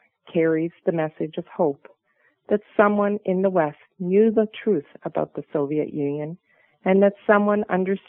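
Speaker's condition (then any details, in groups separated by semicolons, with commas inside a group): No condition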